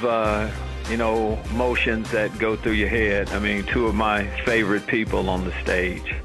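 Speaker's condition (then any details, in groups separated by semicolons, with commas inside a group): No condition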